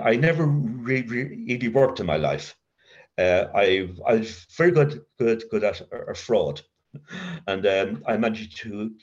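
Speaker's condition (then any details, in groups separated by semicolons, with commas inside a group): Covert stutter; severe childhood stutter, linked to adverse childhood experience, child guidance clinic, worse with teacher's punishment, covert since sobriety; still gets occasional blocks, uses voice as main working tool; stutters in mind more than aloud, avoids feared words, voice never feels own; repeated sounds, repeated words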